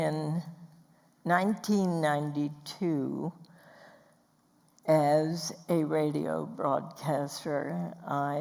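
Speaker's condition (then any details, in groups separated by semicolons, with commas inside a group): Spasmodic dysphonia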